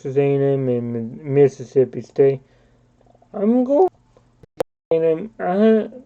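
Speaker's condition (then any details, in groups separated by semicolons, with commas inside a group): Cerebral palsy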